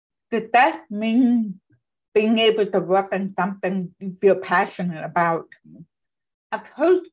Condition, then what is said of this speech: Deafness. I grew up learning how to speak and lip read.